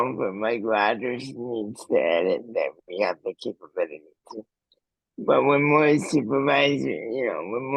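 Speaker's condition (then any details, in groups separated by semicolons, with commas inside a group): Cerebral palsy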